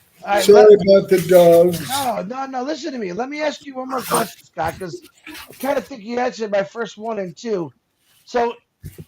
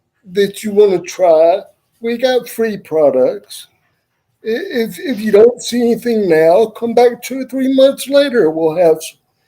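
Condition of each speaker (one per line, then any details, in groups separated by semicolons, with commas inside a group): No condition
Cerebral palsy; uses wheelchair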